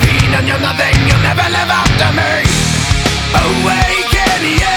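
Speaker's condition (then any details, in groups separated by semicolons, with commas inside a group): No condition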